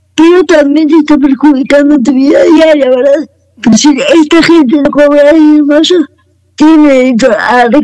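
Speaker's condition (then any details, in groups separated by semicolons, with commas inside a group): Cerebral palsy; wheelchair user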